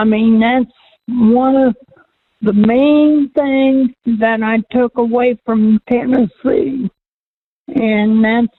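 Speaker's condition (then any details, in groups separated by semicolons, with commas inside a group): Cerebral palsy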